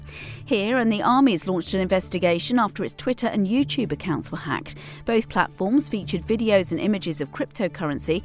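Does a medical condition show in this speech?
No.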